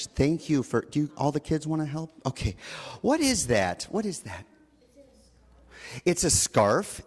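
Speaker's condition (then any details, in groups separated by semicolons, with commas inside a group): No condition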